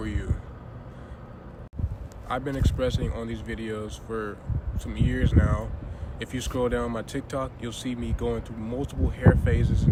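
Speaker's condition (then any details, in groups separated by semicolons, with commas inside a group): No condition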